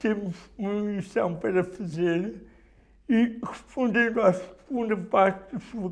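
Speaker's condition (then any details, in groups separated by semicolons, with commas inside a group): Cerebral palsy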